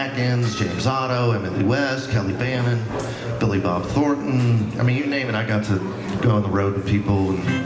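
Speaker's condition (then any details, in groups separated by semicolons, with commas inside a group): No condition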